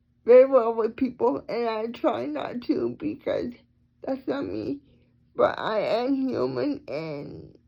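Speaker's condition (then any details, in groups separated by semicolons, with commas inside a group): Cerebral palsy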